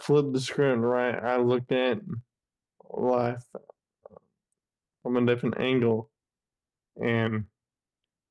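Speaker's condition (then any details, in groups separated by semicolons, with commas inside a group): Friedreich's ataxia; 14 years since diagnosis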